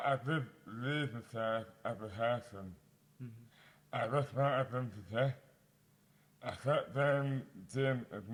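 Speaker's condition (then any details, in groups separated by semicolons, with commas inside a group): Dystonia; mouth impairment affects speech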